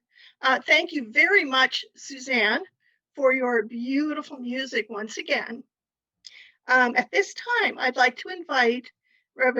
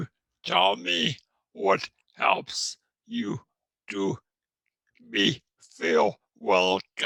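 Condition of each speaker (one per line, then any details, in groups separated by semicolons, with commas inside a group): No condition
Traumatic brain injury; skull collapsed; recent injury, in recovery; could not speak after injury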